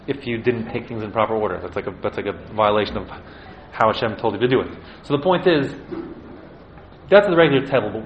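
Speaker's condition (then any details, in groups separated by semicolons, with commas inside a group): No condition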